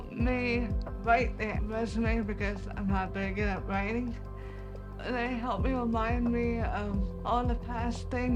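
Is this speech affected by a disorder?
Yes: cerebral palsy.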